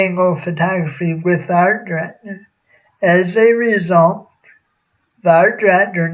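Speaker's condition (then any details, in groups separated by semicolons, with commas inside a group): Cerebral palsy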